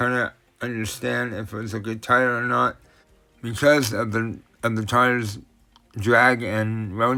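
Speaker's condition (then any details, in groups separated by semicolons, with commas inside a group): Cerebral palsy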